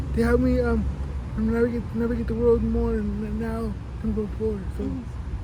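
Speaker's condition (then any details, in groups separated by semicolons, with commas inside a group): Cerebral palsy; from birth, left side more affected; adult; speech difficulty, improved after childhood speech therapy, still struggles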